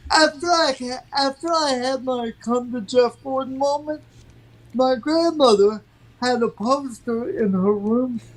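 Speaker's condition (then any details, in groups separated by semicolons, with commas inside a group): Cerebral palsy; from birth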